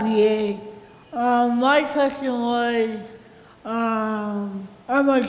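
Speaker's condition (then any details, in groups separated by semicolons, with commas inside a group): Cerebral palsy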